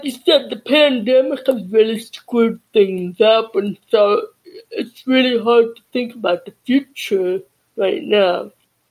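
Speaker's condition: Cerebral palsy and deafness

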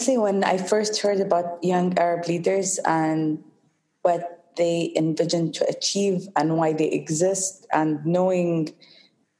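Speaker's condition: Stutter; stutter since childhood, younger brother also stuttered; reports control over stutter; stutters more in Arabic mother tongue than English, stuttered less after openly disclosing; prolonged sounds, blocks

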